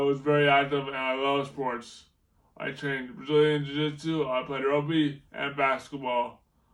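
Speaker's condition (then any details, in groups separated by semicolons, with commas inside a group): Brain injury; traumatic, car crash, permanent brain damage, affects balance, coordination; five years since injury, unsteady gait; relearned talking, dysarthria, words hard to pronounce, hard to understand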